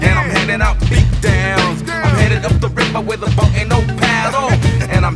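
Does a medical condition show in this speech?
No.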